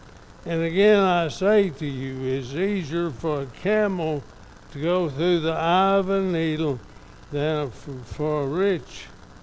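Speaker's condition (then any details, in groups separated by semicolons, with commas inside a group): ALS; somewhat affected, evident today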